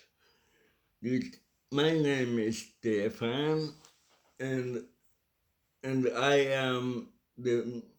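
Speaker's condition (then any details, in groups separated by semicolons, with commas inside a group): Cerebral palsy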